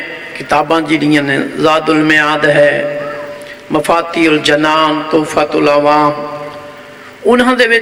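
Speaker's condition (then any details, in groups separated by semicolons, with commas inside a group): No condition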